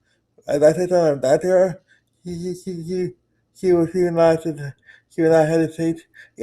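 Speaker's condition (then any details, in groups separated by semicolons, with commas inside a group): Cerebral palsy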